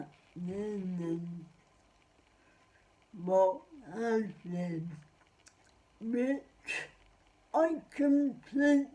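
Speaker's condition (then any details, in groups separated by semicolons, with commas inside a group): Cerebral palsy; spastic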